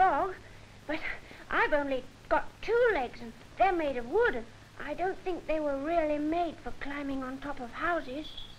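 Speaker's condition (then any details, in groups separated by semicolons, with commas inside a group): No condition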